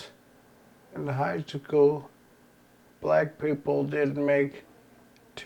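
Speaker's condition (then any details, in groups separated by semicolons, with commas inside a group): ALS; progressive terminal illness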